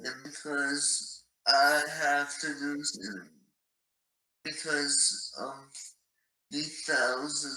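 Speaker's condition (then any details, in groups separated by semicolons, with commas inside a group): ALS; very aggressive fast-progressing form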